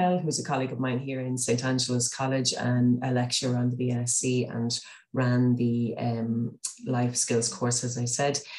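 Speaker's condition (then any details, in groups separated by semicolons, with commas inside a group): No condition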